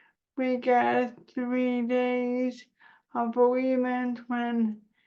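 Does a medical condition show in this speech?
Yes: cerebral palsy; spasticity.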